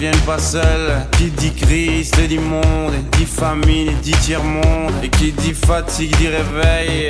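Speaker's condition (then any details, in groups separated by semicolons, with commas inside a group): No condition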